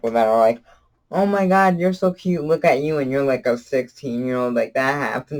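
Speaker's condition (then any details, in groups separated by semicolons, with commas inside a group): Cerebral palsy; from birth, wheelchair user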